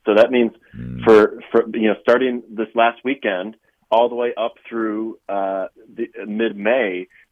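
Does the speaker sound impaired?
No.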